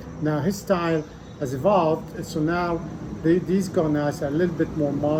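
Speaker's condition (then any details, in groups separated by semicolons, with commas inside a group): No condition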